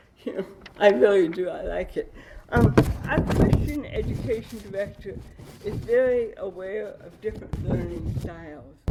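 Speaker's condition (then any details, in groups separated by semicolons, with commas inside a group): Cerebral palsy with dystonia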